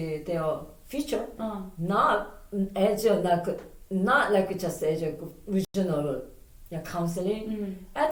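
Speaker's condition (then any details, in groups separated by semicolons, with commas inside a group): No condition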